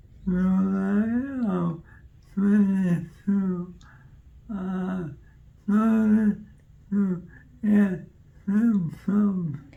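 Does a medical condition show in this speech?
Yes: ALS; onset with arm twitching; rapid recent progression, new medication, voice and strength improving; weak voice for months, choking when eating, now louder, clearer.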